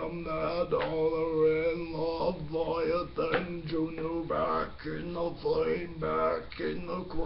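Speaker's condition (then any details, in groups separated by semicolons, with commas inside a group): Brain injury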